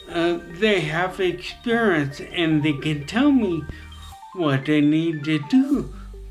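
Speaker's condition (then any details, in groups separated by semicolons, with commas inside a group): Traumatic brain injury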